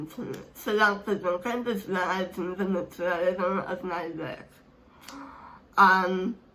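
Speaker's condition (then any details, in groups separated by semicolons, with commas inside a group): Speech impairment; hard to understand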